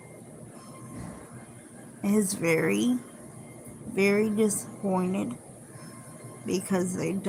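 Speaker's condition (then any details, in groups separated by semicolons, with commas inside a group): Cerebral palsy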